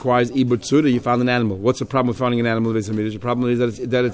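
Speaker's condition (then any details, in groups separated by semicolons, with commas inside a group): No condition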